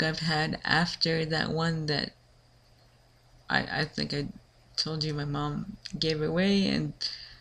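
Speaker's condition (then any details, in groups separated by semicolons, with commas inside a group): Cerebral palsy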